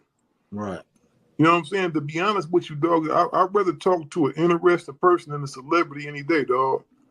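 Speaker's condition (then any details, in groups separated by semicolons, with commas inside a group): No condition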